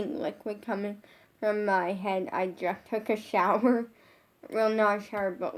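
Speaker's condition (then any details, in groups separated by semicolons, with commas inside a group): Brain injury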